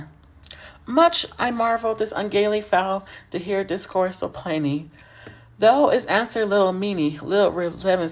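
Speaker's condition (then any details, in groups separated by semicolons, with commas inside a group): No condition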